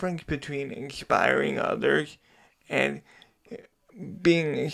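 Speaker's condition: Cerebral palsy; cerebral palsy diagnosed at age 2

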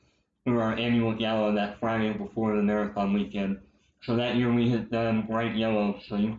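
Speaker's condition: Cleft lip and palate; congenital

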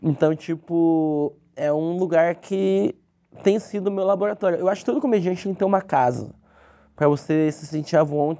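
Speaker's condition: Cleft lip; congenital cleft lip

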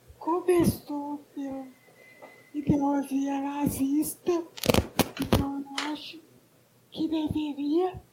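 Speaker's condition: Cerebral palsy; lesion less severe than others

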